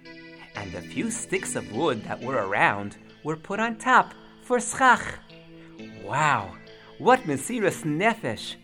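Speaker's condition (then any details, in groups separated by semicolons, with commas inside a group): No condition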